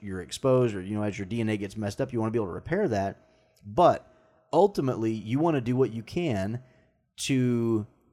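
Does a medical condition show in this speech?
No.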